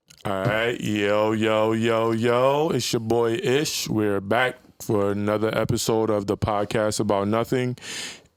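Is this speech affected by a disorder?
No.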